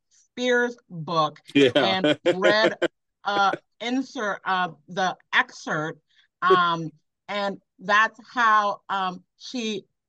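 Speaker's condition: Aphasia after stroke; cause stroke

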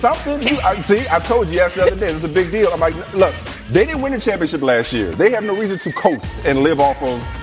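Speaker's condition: No condition

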